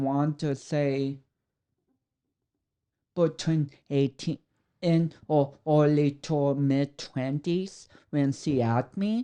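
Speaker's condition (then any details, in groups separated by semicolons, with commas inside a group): Cerebral palsy; affects speech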